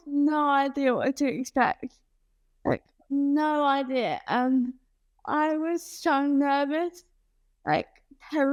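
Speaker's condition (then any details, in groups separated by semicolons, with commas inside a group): Cerebral palsy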